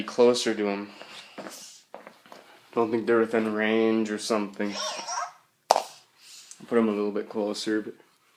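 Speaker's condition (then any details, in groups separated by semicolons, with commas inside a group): No condition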